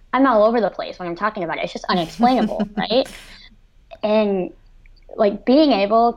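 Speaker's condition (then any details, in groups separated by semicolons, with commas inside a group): Cleft lip and palate; severe cleft lip and palate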